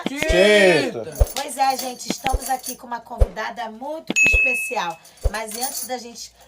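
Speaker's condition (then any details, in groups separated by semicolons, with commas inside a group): No condition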